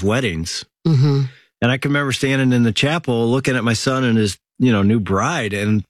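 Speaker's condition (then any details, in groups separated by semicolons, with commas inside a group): No condition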